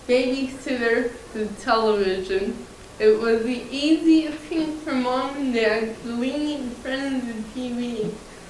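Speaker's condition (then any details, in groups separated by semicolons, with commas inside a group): Cerebral palsy, mild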